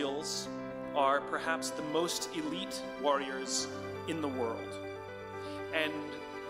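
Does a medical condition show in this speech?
No.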